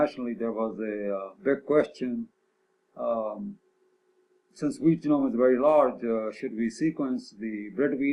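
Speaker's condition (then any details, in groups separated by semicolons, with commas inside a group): No condition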